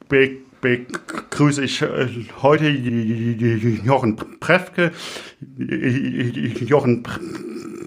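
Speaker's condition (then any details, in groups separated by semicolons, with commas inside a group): Stuttering; developmental, lifelong, possibly inherited, father stuttered, brother fluent, logopedic speech therapy, constant since second grade; word and phrase repetitions, filler hesitations; repeated sounds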